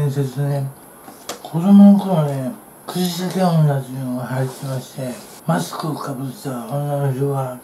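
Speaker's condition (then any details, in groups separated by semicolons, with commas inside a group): Tongue cancer, partial glossectomy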